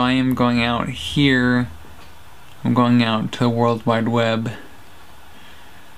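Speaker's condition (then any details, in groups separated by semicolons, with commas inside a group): Traumatic brain injury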